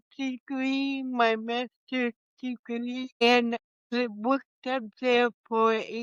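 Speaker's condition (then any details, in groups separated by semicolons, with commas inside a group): Cerebral palsy; present from birth, initially mild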